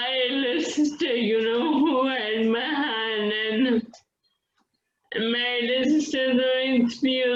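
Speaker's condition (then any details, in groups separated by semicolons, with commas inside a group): Friedreich's ataxia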